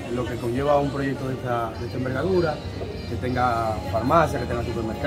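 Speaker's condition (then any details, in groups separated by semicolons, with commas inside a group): No condition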